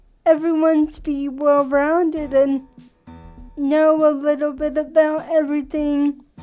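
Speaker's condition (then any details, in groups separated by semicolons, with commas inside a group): Cerebral palsy; present from birth, premature birth with complications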